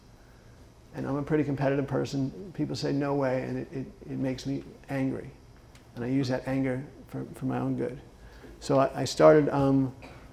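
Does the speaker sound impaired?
Yes: Parkinson's disease; says some words are hard or tough to say.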